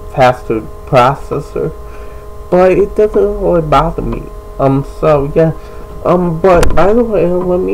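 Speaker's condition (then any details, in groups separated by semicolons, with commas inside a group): Cerebral palsy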